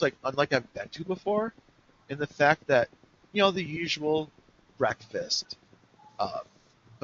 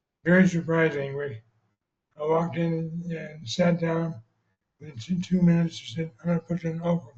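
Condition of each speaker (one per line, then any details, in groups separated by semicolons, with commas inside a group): No condition
Non-relapsing progressive MS; no medication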